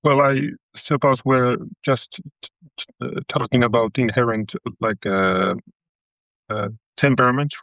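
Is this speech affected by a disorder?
Yes: stutter; stutter since toddler startled by big leashed dog, fluent in two languages before, childhood speech therapy; early 40s, about 40 years since onset, not the most severe but constantly on mind; fluctuates quite a lot, jaw moves when struggling to utter words, mistaken for drug use; here prolonged sounds, blocks.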